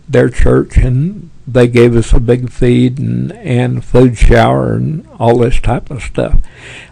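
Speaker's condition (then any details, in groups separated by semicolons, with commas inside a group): Parkinson's; tremors as early symptom; retired due to disease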